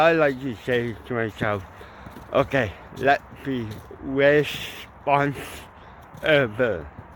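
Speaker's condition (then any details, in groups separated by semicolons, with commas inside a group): Cerebral palsy, ataxic, mild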